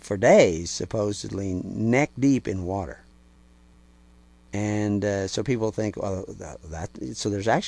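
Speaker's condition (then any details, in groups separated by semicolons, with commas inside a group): No condition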